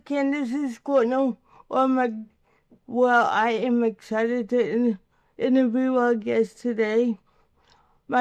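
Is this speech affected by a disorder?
Yes: cerebral palsy; with developmental disabilities.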